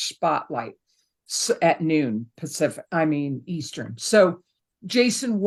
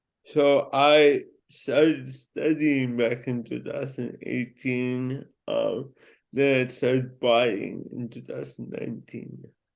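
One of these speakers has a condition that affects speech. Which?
The second: cerebral palsy; present from birth; speech slightly different, may sound drunk.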